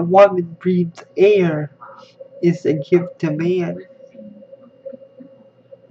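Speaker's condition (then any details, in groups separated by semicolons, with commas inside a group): Spastic cerebral palsy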